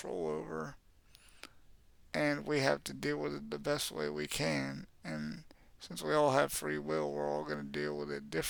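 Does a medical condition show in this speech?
Yes: cerebral palsy; has had speech therapy.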